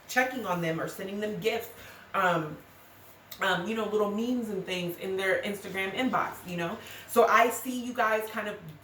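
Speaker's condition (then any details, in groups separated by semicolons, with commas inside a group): No condition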